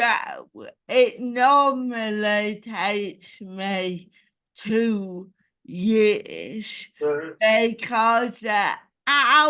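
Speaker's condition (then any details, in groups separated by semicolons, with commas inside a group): Cerebral palsy; ataxic type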